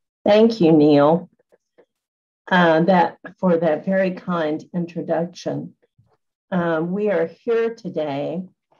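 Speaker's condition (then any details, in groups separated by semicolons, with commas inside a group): No condition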